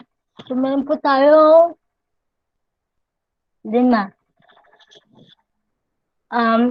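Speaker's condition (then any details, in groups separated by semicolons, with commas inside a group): Cerebral palsy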